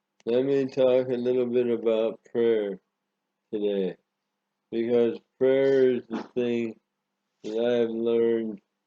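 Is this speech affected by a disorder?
Yes: Parkinson's disease.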